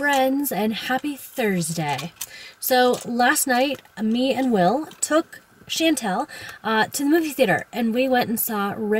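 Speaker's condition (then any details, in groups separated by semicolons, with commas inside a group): No condition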